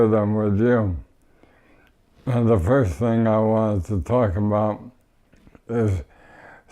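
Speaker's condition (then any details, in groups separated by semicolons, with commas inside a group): ALS; no tracheostomy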